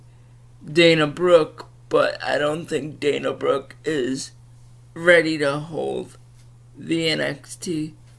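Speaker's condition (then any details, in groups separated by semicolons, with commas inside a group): Cerebral palsy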